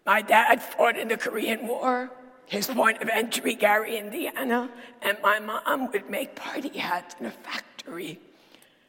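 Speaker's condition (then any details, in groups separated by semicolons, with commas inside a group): Dysphonia; still preaches with this voice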